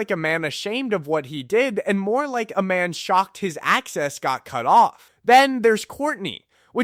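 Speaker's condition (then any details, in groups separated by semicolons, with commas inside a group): No condition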